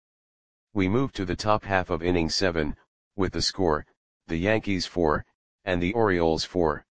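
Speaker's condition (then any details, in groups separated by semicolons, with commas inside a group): No condition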